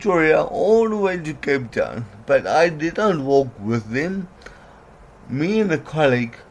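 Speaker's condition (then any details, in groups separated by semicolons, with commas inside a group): Cerebral palsy; breathing weakness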